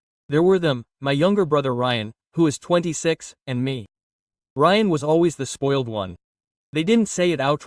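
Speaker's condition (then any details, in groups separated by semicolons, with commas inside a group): No condition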